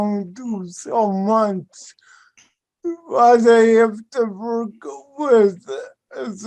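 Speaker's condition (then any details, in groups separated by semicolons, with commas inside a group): Cerebral palsy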